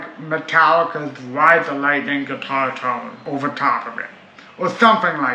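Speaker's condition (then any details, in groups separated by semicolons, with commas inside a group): Cerebral palsy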